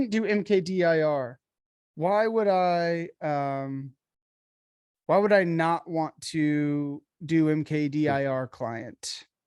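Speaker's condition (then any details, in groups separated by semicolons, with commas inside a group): No condition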